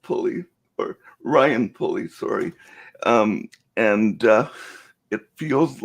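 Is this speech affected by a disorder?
Yes: cerebral palsy.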